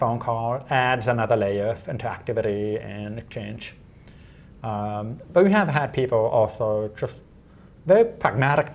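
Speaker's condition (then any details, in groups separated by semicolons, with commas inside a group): Deafness; unable to make phone calls unaided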